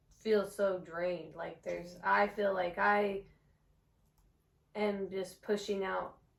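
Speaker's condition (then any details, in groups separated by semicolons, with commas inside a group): No condition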